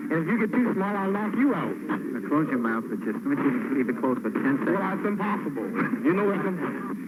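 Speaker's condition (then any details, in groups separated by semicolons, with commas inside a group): No condition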